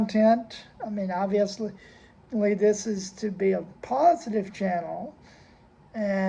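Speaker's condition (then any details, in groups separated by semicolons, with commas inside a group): Cerebral palsy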